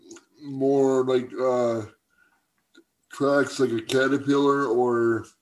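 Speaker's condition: Cerebral palsy; from birth, uses wheelchair for mobility, formerly had personal attendant Paulie, gone 6 years

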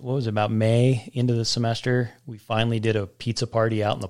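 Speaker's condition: No condition

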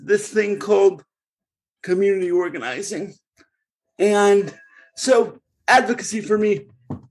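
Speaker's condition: Cerebral palsy; congenital cerebral palsy

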